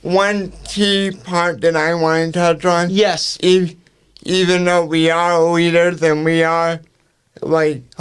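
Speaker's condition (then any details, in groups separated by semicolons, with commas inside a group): Cerebral palsy; all four limbs affected; speech affected to an extent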